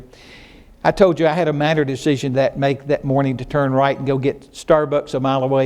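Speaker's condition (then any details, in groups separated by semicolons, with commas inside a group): No condition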